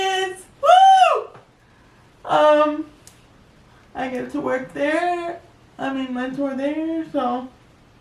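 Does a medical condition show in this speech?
Yes: cerebral palsy.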